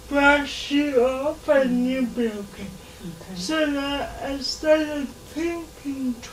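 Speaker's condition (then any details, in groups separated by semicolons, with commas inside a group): Cerebral palsy; since birth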